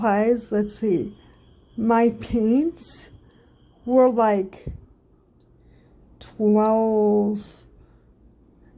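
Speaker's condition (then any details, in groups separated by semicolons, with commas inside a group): Cerebral palsy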